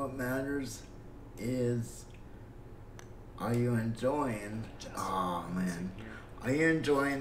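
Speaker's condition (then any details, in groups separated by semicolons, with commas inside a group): Cerebral palsy; breathing fine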